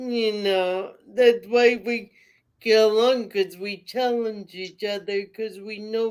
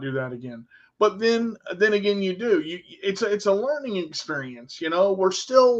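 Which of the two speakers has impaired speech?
The first: cerebral palsy.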